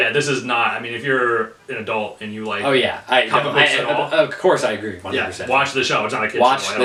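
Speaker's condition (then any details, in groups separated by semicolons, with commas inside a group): No condition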